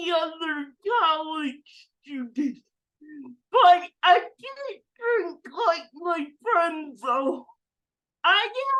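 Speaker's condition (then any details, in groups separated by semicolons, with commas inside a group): Cerebral palsy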